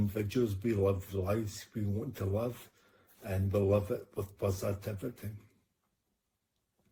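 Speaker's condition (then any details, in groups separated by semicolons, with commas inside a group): Idiopathic cerebellar ataxia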